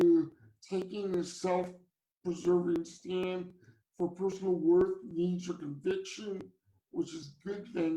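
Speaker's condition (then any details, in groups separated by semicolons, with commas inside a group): Cerebral palsy; from birth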